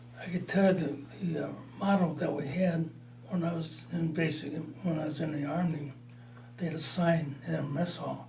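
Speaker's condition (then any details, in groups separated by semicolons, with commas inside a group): Parkinson's disease; mild, about four years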